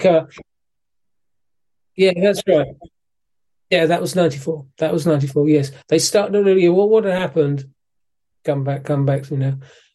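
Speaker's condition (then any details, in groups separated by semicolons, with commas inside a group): Parkinson's disease; diagnosed by neurologist in Malaysia around age 60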